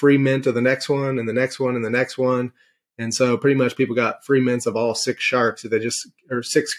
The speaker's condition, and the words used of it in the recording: None; typical speech.